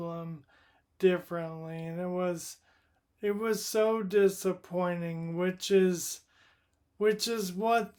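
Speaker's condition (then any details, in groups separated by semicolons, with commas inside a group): Primary lateral sclerosis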